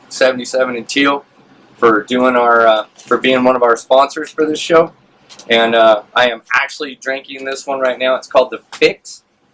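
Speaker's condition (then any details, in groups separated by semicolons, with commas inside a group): No condition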